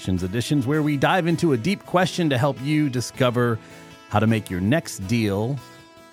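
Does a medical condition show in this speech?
No.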